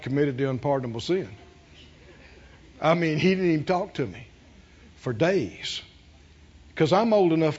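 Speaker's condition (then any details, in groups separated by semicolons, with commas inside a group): No condition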